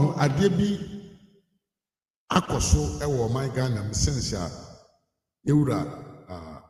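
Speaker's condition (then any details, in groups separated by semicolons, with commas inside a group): No condition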